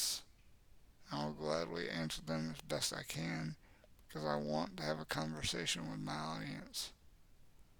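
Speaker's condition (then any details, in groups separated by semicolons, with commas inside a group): Cerebral palsy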